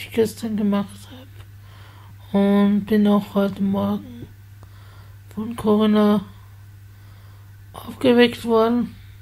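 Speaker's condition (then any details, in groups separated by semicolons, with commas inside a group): Spasticity from birth; multiple sclerosis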